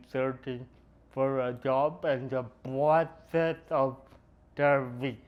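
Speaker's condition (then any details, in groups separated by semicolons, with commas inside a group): Cerebral palsy; noticeably atypical speech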